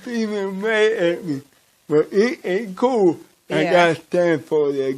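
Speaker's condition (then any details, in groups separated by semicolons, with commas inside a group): Cerebral palsy; from birth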